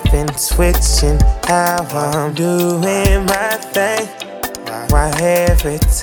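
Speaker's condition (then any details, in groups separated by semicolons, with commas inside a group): No condition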